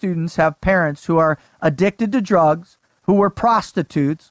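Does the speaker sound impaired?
No.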